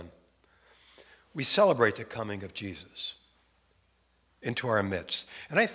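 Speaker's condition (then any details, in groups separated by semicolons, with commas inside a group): No condition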